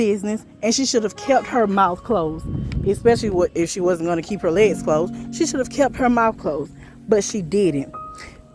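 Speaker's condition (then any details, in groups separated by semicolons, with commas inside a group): No condition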